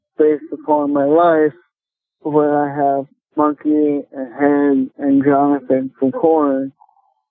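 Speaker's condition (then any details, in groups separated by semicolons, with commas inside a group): Cerebral palsy; speech affected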